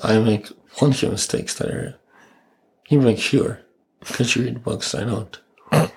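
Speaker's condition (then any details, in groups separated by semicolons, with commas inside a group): ALS; tongue affected but unchanged, predicted speech loss within a year not happened, voice changed, sounds older, voice challenges at work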